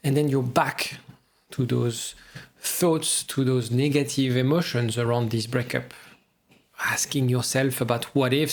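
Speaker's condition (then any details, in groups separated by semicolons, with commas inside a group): No condition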